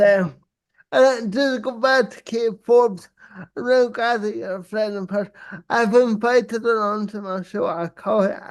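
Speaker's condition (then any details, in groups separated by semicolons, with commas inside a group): Cerebral palsy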